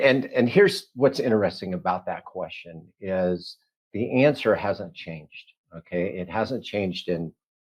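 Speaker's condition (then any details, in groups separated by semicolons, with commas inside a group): No condition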